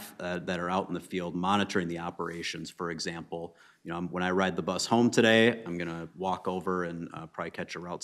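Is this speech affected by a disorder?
No.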